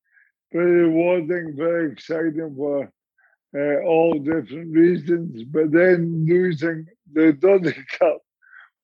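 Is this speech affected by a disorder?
Yes: motor neurone disease; about 4.5 years in, arm weakness, cannot brace with arms when falling; recovering from recent fall, large gash on side of head.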